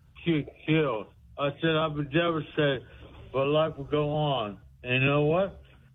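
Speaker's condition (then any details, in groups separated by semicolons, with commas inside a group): Speech impediment; usually hard for listeners to understand; calling in to radio show by phone; unusually intelligible on this call, host understood every word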